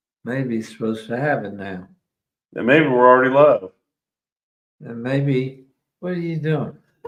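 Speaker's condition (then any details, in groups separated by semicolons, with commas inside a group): ALS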